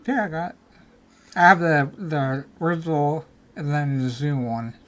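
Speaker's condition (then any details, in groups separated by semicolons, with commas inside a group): Ataxia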